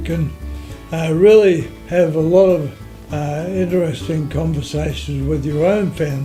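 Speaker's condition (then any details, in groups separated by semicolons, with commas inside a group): Motor neurone disease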